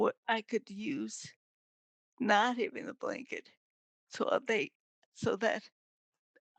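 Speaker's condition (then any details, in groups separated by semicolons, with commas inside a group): Multiple sclerosis; weak soft voice, speaking loudly exhausting, eating affected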